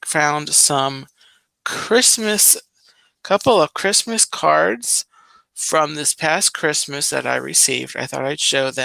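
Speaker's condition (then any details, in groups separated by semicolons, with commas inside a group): No condition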